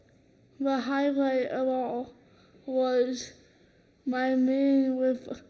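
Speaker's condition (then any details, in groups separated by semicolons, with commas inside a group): Cerebral palsy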